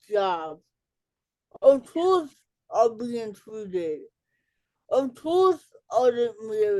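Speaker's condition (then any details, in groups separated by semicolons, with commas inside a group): Cerebral palsy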